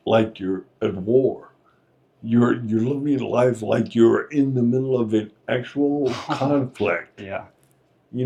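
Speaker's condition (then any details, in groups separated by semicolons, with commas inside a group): Friedreich's ataxia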